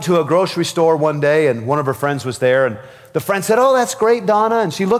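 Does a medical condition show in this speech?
No.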